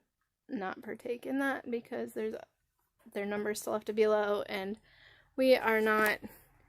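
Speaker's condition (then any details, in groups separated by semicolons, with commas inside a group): No condition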